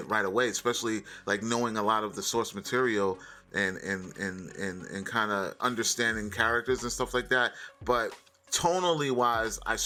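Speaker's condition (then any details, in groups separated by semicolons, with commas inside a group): No condition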